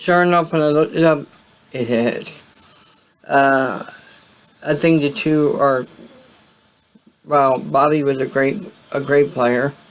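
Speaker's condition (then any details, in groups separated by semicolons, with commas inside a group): Cerebral palsy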